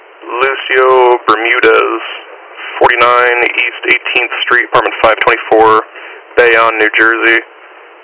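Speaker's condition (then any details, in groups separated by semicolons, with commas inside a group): No condition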